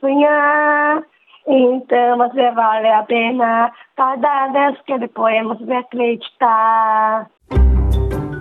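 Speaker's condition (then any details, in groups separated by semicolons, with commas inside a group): Down syndrome; already talking when small, began stuttering after 2.5-year move to Germany, development somewhat delayed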